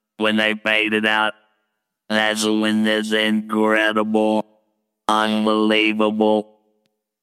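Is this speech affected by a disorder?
Yes: laryngectomy, total laryngectomy with electrolarynx; voice box removed for laryngeal cancer from smoking cigarettes, electric wand held to throat; no current signs of cancer, speaks with handheld electric wand (electrolarynx) at throat; robotic electric wand voice, hard to understand at first, talking effortful, wand not hard to learn.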